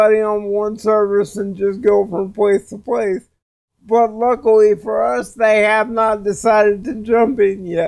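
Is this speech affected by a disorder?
Yes: cerebral palsy; speech sounds drunk.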